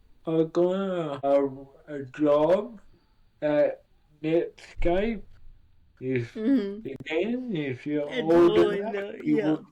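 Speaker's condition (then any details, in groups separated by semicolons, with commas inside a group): Cerebral palsy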